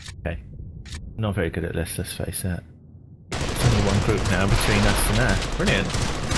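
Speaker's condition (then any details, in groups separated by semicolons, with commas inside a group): No condition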